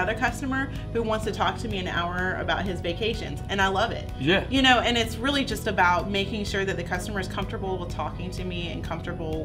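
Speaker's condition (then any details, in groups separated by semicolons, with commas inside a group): No condition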